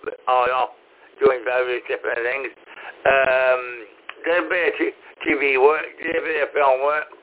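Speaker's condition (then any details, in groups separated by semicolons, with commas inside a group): Cerebral palsy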